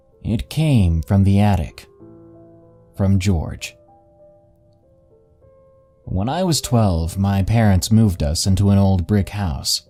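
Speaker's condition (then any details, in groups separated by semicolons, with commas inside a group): No condition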